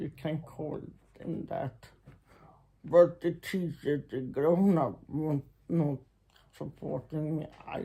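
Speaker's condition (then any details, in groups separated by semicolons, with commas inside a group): Muscular Parkinson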